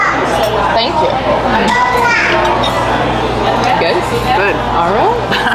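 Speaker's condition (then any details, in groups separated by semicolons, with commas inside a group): No condition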